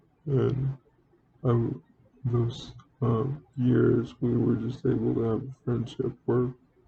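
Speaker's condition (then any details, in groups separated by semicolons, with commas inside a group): Cerebral palsy; wheelchair user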